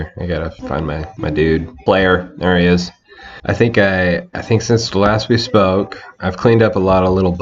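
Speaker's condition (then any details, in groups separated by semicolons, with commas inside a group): No condition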